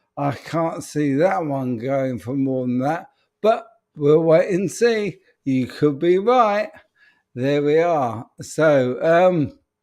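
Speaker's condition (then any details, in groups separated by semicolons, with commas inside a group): ALS; speech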